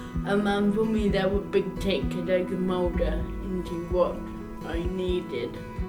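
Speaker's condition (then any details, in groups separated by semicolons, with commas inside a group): Cerebral palsy; arm tremors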